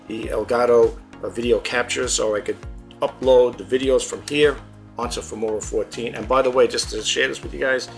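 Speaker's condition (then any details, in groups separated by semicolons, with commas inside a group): No condition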